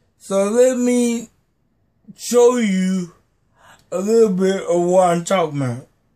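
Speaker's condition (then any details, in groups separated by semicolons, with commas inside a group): Cerebral palsy; may be hard to understand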